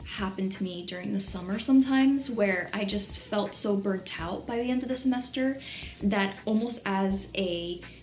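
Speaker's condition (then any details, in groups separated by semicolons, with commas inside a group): No condition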